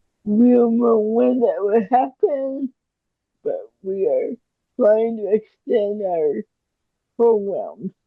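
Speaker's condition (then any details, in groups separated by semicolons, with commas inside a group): Cerebral palsy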